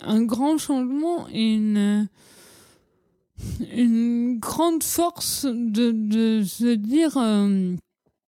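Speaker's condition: Cerebral palsy; leg surgery around age 14 with several medical errors, atypical gait, childhood speech, psychomotor and physiotherapy; all rehabilitation including physiotherapy stopped at age 18, speech and psychomotor therapy stopped earlier

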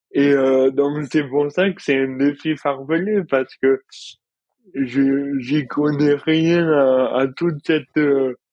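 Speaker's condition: Dystonia; no longer falls

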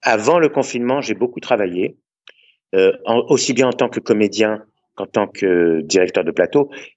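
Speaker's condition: No condition

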